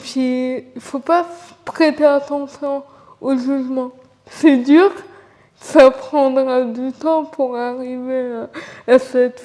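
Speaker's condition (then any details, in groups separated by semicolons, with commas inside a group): Cerebral palsy; from birth, uses wheelchair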